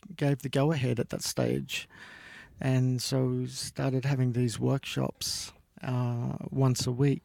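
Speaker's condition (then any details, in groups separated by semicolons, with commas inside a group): No condition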